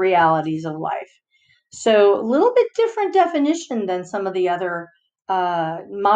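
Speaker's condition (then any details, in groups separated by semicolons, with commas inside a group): No condition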